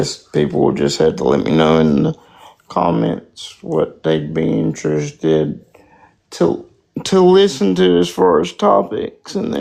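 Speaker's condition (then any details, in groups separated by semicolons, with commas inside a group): Spastic quadriplegic cerebral palsy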